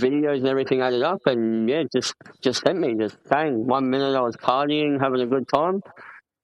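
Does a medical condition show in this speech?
Yes: cleft palate; congenital.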